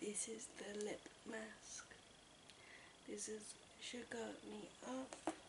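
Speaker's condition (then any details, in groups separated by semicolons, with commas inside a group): Cerebral palsy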